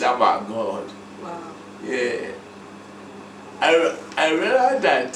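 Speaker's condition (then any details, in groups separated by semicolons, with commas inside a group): Cerebral palsy; underdeveloped brain movement and speech areas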